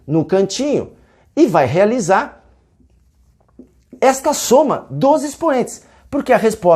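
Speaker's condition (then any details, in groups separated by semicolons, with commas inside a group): No condition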